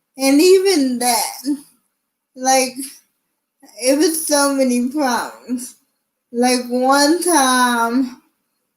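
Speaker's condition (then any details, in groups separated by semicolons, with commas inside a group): Cerebral palsy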